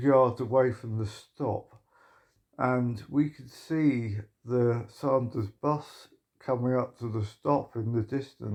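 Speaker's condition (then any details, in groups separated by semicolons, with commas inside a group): Motor neuron disease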